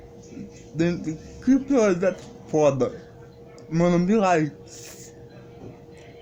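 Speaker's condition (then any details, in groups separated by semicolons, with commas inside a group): Cerebral palsy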